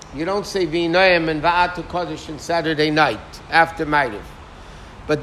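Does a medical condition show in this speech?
No.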